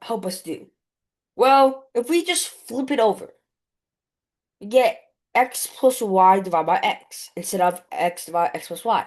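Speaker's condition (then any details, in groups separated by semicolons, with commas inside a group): No condition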